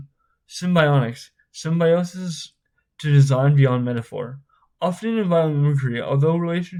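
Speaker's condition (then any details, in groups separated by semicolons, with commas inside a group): Spastic cerebral palsy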